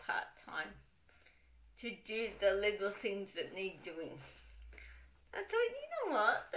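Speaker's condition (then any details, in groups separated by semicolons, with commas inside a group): Cerebral palsy, dystonic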